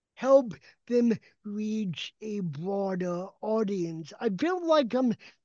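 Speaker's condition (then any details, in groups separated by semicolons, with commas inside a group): Cerebral palsy; developmental disability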